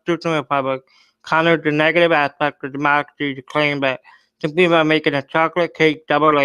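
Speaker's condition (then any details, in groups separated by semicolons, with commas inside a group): Cerebral palsy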